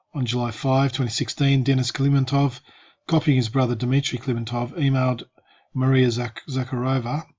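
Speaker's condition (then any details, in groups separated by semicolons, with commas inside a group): No condition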